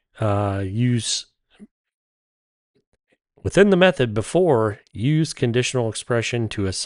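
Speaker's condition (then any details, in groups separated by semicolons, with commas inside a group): No condition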